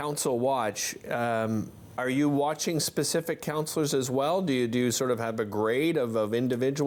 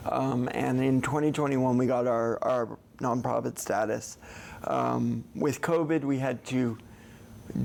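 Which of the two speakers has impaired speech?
The second: cerebral palsy; present from birth; about 35 years since birth, never ventilated.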